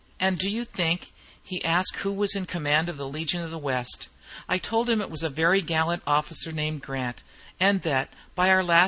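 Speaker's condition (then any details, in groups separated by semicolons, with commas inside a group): No condition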